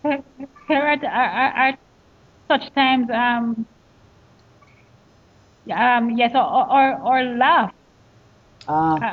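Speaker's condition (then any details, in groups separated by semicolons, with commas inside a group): Stuttering; stuttering since childhood, familial, father Thomas and an aunt stutter, only one of father's seven children affected; stutters on own first name, uses substitute name, stutters more when upset, feels panic when stuttering; repeated sounds, blocks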